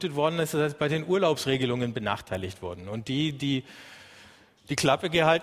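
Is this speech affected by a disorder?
No.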